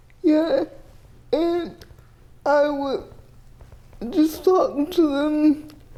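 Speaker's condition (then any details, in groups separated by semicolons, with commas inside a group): Athetoid quadriplegic cerebral palsy; speech can be difficult to understand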